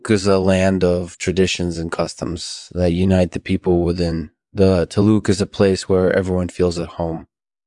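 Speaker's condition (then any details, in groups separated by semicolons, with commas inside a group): No condition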